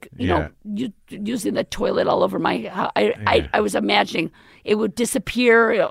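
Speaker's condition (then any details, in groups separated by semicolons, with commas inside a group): Left vocal cord paralysis, left unilateral; recent type 1 thyroplasty with implant joining cords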